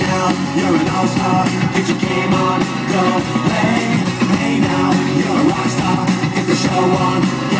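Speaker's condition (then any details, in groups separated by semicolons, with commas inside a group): No condition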